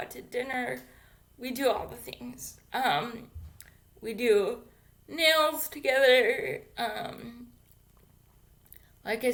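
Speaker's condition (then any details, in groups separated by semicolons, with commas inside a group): Cerebral palsy; infant ventilator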